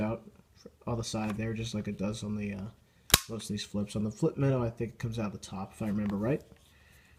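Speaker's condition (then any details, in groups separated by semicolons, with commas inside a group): No condition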